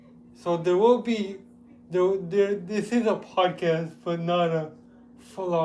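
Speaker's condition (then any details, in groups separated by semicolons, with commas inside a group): Cerebral palsy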